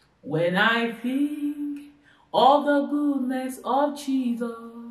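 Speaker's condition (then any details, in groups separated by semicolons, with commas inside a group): No condition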